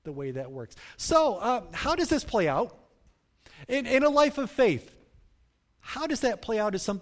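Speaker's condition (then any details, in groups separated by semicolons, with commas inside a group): No condition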